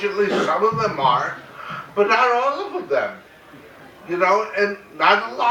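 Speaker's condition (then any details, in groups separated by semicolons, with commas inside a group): Cerebral palsy; very mild form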